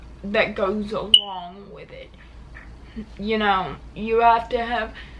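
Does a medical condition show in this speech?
Yes: cerebral palsy.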